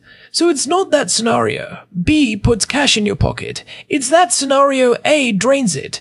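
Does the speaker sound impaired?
No.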